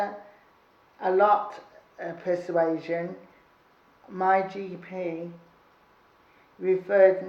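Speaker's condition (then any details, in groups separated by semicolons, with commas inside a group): Cerebral palsy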